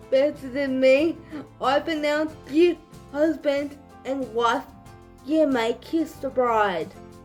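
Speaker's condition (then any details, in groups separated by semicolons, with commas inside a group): Cerebral palsy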